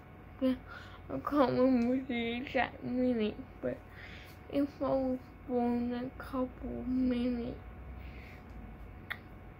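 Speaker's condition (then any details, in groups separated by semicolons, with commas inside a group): Cerebral palsy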